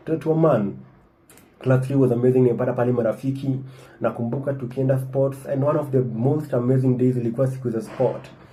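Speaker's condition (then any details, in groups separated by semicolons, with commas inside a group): No condition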